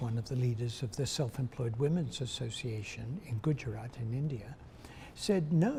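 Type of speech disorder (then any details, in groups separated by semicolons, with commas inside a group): None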